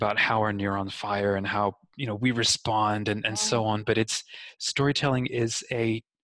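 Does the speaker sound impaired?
No.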